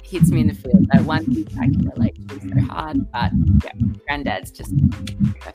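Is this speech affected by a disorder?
No.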